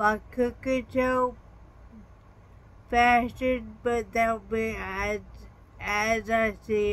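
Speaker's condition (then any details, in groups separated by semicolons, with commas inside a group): Traumatic brain injury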